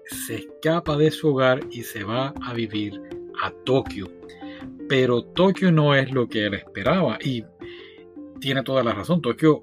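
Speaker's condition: No condition

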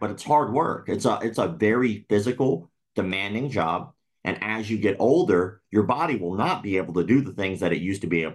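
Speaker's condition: Cleft lip and palate; speech impediment

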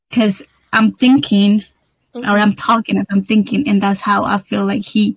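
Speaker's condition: No condition

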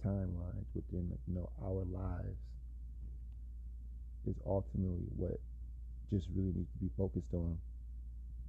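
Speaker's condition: No condition

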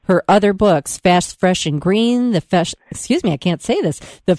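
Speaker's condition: No condition

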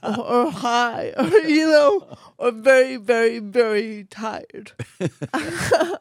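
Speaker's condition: Cerebral palsy, mild; voice affected

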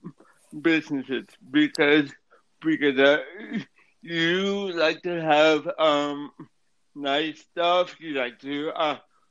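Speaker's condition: Cerebral palsy; affects speech

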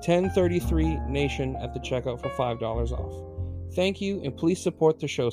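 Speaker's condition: No condition

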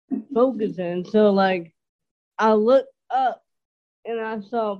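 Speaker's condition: Dysarthria; milder than typical dysarthria

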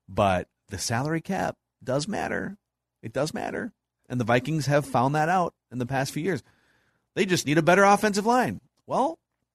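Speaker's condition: No condition

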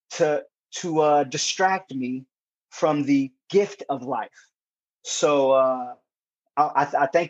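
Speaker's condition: Stuttering; sometimes stutters, freezes up, starts sentences then holds them back; repeated sounds, repeated words, blocks

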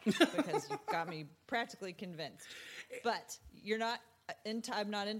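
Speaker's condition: No condition

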